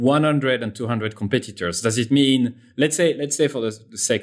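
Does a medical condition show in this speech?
No.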